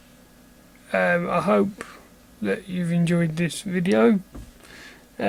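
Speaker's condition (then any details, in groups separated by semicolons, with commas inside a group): Cerebral palsy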